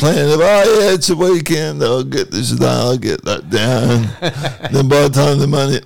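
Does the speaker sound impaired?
Yes: cerebral palsy; strangers sometimes assume drunkenness.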